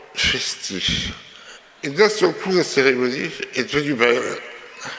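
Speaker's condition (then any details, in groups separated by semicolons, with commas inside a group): Myopathy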